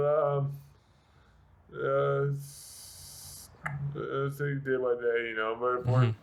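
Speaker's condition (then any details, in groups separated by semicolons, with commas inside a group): Severe brain injury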